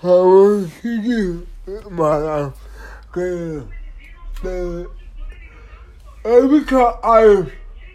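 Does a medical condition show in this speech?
Yes: disability affecting speech; speech not clear, words not clear.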